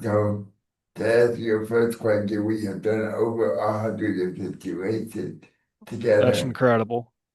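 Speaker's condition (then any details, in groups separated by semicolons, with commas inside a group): Cerebral palsy; present from birth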